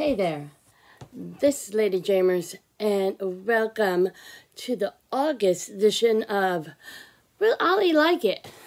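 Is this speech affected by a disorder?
No.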